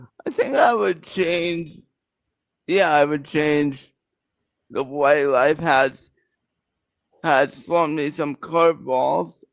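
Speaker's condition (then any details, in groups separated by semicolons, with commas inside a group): Cerebral palsy; present from birth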